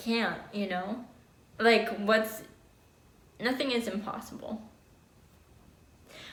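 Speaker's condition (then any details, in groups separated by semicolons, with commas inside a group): Cerebral palsy; oxygen loss at birth; very mild; crooked lip movement, slightly nasal, early sucking, swallowing loss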